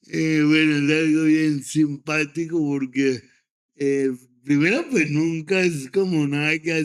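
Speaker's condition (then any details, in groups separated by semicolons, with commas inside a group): Cerebral palsy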